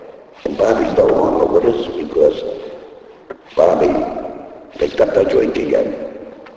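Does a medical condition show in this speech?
Yes: laryngectomy; device placed in throat.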